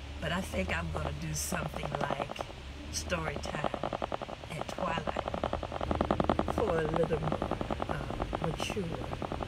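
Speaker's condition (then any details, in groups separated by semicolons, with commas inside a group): No condition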